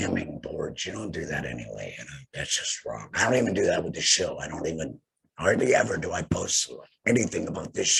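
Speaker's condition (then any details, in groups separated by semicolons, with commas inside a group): Laryngectomy; total laryngectomy for head and neck cancer, radiation, chemo; post-surgery, new dentures; swallowing difficult, dentures slur s sounds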